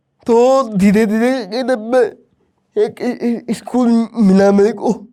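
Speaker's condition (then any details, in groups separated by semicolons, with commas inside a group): Cerebral palsy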